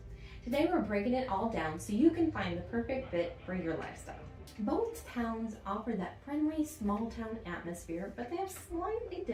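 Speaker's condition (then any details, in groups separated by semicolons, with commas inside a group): No condition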